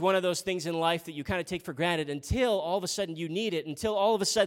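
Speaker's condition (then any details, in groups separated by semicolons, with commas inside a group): No condition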